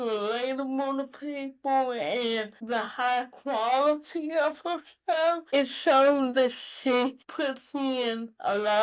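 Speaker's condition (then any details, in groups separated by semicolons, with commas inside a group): Cerebral palsy; mild form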